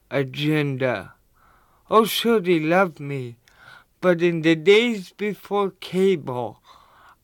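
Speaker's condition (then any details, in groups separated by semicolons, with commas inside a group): Cerebral palsy; cerebral palsy since childhood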